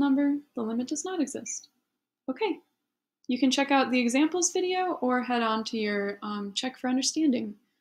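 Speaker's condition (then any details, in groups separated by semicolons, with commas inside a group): No condition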